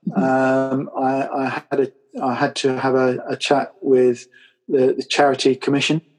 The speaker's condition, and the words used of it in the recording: Aphasia. Um, uh, and actually, uh, it's uh, and it's in uh, what I have aphasia and apraxia as well.